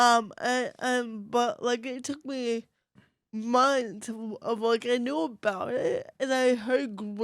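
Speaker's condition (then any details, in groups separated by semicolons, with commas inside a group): Cerebral palsy; very mild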